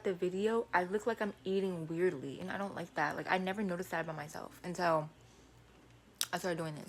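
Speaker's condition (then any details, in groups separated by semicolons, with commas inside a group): No condition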